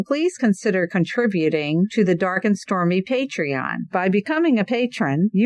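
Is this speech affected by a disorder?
No.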